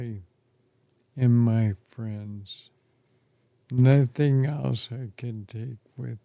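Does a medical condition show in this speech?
Yes: ALS; affects chest and throat.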